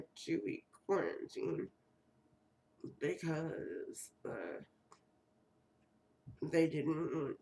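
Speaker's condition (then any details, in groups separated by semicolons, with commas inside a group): Cerebral palsy; first word not said quite right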